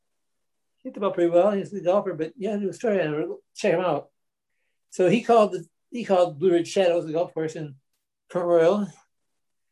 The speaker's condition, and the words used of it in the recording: Parkinson's disease. If you had it to do all over and you knew then what you know now with it impacting your speech, would you do deep brain surgery again?